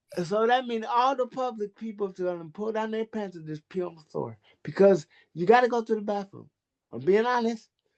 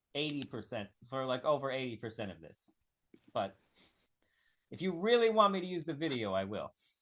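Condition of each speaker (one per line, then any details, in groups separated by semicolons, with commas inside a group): Cerebral palsy
No condition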